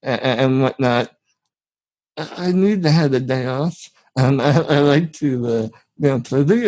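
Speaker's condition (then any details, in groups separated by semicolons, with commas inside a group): Spinal muscular atrophy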